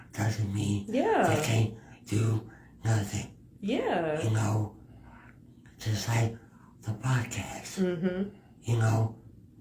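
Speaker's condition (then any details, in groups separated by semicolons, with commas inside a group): Cerebral palsy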